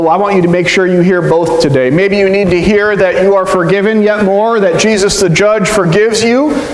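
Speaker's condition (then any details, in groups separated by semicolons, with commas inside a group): No condition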